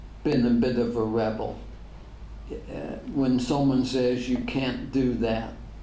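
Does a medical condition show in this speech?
Yes: ALS; degenerative; diagnosed ten years ago.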